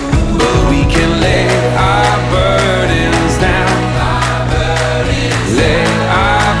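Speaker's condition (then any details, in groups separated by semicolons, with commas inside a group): No condition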